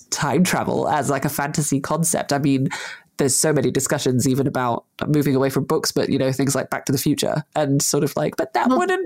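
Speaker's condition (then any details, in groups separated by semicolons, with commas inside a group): No condition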